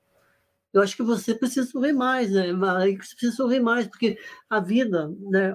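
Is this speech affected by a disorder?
Yes: Parkinson's disease; Parkinson's disease diagnosed 17 years ago, facial rigidity, stiff body.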